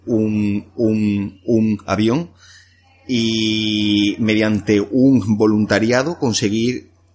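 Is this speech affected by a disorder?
Yes: stuttering; formerly much worse; much reduced, fluency improved through personal development, handled well now; word and phrase repetitions, filler eh; here repeated words, prolonged sounds.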